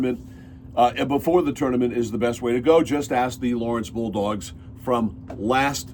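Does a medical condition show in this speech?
No.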